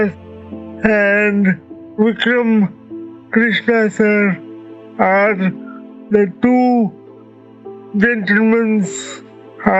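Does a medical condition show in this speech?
Yes: cerebral palsy.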